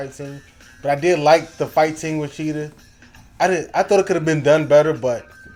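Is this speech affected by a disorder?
No.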